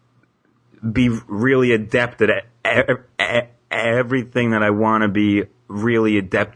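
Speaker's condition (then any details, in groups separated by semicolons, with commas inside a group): Stuttering; person who stutters; in psychotherapy, helping with letting go and accepting stuttering; stutter-like tension when signing own name, worse under pressure or with people watching; prolonged sounds, blocks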